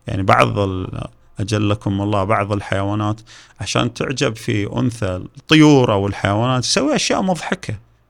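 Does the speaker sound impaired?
No.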